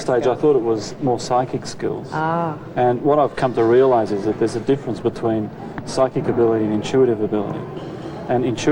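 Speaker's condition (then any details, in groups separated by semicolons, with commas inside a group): No condition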